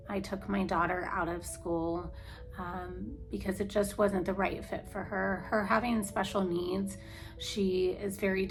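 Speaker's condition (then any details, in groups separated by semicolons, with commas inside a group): No condition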